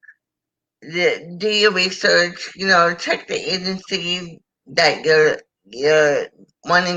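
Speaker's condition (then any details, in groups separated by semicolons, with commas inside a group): Cerebral palsy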